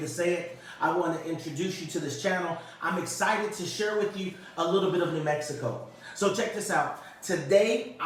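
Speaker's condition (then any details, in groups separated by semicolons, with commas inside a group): No condition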